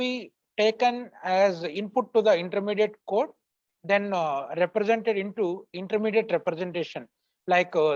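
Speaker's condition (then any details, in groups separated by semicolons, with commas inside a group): No condition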